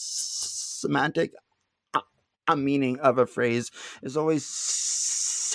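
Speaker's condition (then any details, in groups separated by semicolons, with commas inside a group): Stuttering; little stuttering currently; blocks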